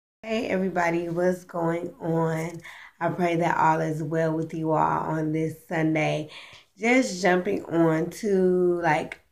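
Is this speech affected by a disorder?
Yes: cerebral palsy, spastic.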